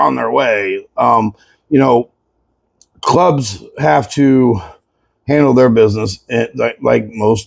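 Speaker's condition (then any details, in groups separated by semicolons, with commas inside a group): No condition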